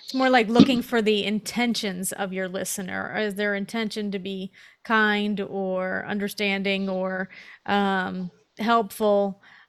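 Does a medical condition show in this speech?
No.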